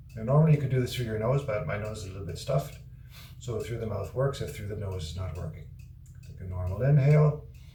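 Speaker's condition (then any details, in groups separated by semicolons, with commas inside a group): No condition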